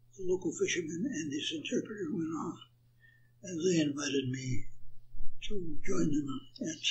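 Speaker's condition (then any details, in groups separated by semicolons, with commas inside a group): Parkinson's; attributed to Agent Orange exposure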